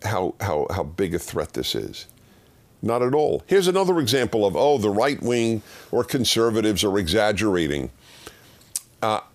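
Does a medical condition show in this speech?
No.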